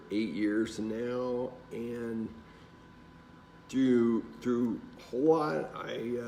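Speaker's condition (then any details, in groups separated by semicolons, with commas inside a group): Traumatic brain injury; caused by failed tumor surgery; 27 years since injury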